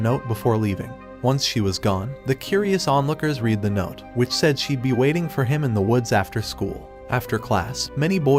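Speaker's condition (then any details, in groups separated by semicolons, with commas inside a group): No condition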